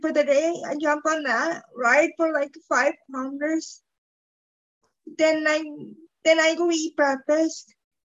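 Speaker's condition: Cerebral palsy; diagnosed at age one, told would never walk

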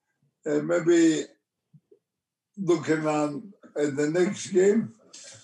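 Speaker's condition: Motor neurone disease; twitching

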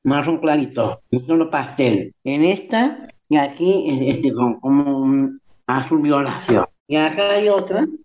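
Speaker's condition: Down syndrome; age 64

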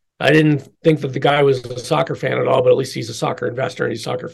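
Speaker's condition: No condition

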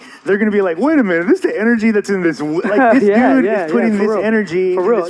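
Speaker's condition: No condition

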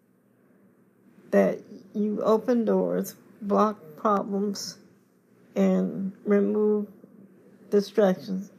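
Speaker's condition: Cerebral palsy; cerebral palsy diagnosed at birth

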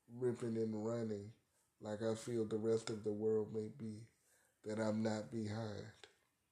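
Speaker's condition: Cerebral palsy; arthritis

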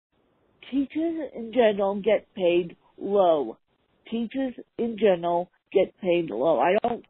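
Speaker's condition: Ataxic spastic cerebral palsy; physical disability

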